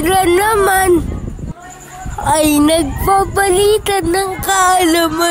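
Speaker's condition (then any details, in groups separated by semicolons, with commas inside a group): Cerebral palsy; affects hands, cannot write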